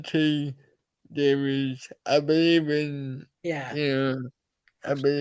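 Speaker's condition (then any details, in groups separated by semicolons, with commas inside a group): Cerebral palsy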